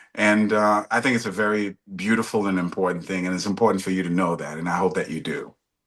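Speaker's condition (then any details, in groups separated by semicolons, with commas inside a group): No condition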